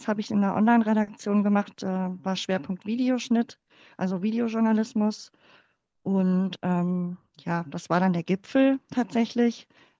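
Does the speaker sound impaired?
Yes: cleft palate; congenital, born in former GDR.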